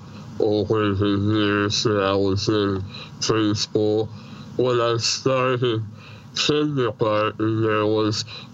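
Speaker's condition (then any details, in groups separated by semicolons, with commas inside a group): Treacher Collins syndrome, severe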